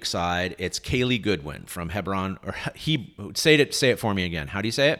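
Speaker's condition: No condition

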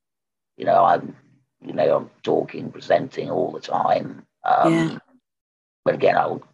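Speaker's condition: Total laryngectomy; squamous cell cancer right vocal cord, radiotherapy, recurrence, total laryngectomy at Churchill, stoma breathing, valve; croaky voice five years before diagnosis, voice now very good, better than before, accent kept

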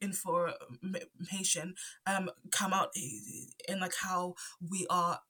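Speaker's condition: Stutter; stutters here and there, stutter affects talking, often stays quiet to avoid stuttering; repeated sounds, prolonged sounds

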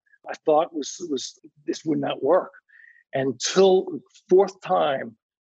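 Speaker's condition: Anomic aphasia after stroke; right side unable to move, initially global aphasia per SLPs, then Broca's, now anomic aphasia; expected lifelong, setbacks after three seizures, constraint-induced movement therapy (CIMT); initially could neither understand nor speak, first year only 1,000-1,500 words, now word-finding problems

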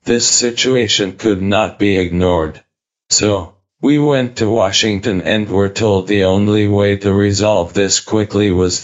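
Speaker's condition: ALS, speech-generating device; types replies

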